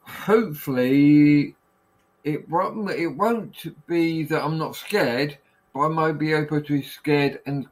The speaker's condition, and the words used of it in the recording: Aphasia. And my voice book would say, that didn't come out right.